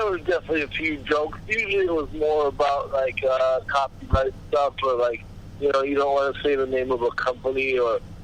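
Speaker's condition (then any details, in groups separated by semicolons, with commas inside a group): Cerebral palsy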